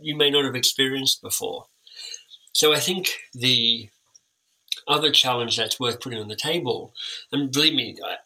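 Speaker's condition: Cleft lip and palate; orthodontic treatment

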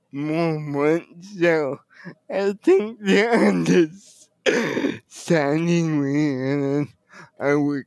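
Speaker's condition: Cerebral palsy; wheelchair user

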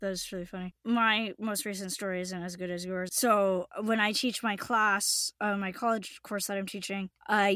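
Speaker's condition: No condition

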